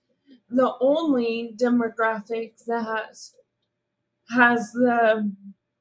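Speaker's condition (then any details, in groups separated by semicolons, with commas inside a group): ALS; young-onset ALS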